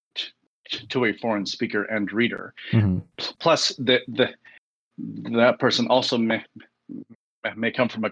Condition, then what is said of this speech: Stuttering. The first is a brief explanation for not always having the most fluency on our calls.